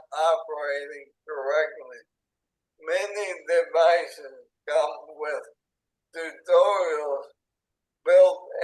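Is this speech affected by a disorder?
Yes: ALS; onset in hands and arms, tracheostomy.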